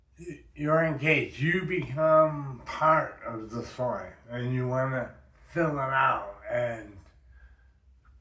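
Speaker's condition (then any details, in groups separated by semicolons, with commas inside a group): Brain injury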